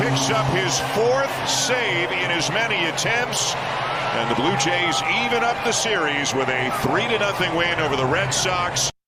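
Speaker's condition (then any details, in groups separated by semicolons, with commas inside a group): No condition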